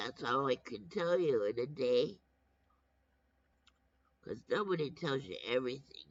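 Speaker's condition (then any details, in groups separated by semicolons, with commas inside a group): Brain injury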